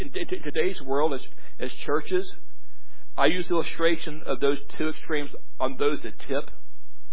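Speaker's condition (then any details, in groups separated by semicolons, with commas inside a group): Stuttering; repeated sounds, repeated words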